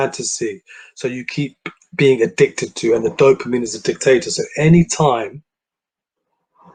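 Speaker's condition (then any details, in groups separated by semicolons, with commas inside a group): No condition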